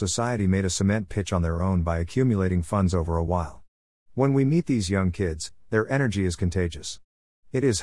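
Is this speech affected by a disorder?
No.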